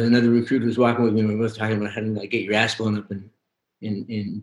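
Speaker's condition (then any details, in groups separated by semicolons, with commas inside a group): Young onset Parkinson's; words come faster than can be spoken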